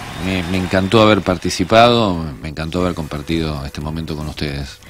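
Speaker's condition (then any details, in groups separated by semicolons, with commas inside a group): No condition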